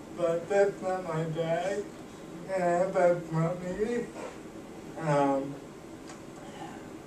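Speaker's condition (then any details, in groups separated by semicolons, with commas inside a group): Cerebral palsy; cannot walk, uses wheelchair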